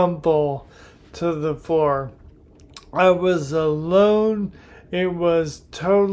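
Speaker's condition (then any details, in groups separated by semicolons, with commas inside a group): Primary lateral sclerosis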